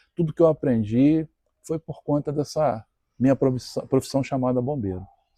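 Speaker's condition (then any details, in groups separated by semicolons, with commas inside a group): No condition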